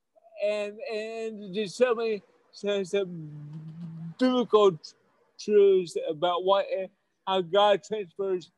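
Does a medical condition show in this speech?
Yes: stuttering; stutter since at least college years, once severe, stuttered every word of first talk at OU campus ministry; stutters less than in earlier years; milder now, still stutters; here repeated sounds, prolonged sounds.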